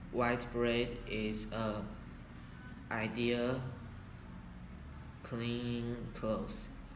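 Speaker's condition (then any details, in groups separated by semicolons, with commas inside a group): No condition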